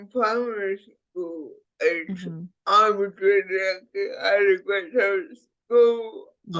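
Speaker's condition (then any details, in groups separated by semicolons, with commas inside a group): Cerebral palsy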